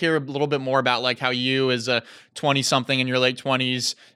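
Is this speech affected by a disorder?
No.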